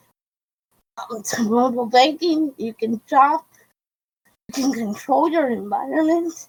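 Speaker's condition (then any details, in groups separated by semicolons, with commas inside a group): Cerebral palsy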